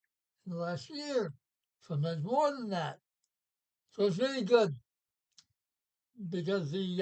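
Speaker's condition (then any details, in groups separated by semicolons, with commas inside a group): Parkinson's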